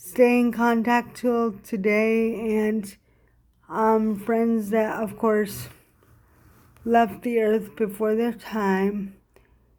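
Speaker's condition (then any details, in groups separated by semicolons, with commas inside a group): Cerebral palsy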